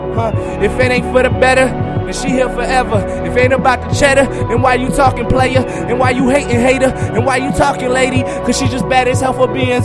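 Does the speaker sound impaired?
No.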